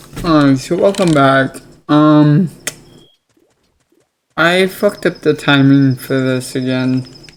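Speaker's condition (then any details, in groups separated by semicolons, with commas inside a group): Cerebral palsy; affects legs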